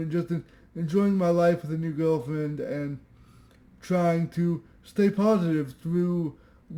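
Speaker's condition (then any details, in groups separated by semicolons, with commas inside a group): Cerebral palsy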